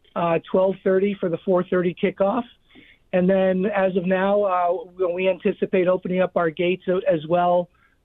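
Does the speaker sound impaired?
No.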